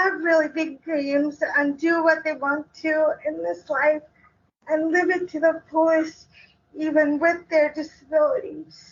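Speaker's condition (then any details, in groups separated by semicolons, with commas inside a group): Cerebral palsy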